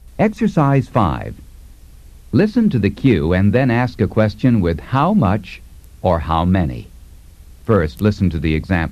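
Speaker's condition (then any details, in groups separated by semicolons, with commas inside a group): No condition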